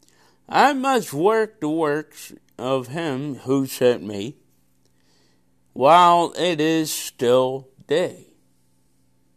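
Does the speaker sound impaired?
Yes: cerebral palsy; congenital cerebral palsy, born with condition.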